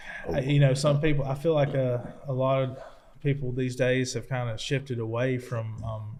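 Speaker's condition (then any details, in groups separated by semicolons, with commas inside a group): No condition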